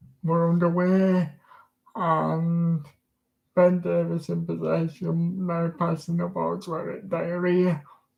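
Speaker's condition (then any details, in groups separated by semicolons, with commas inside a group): Cerebral palsy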